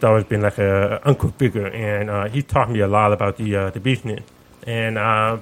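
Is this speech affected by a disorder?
Yes: profound deafness, deaf accent; born profoundly deaf, 95 db loss both ears, cause unknown, sensorineural, cochlear implant, earlier hearing aids; hears through cochlear implant on side of head, hearing aids gave about 10% of current hearing; sounds different, listeners ask where accent is from, parents taught speech.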